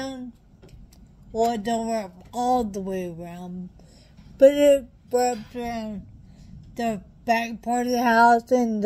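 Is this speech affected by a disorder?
Yes: traumatic brain injury.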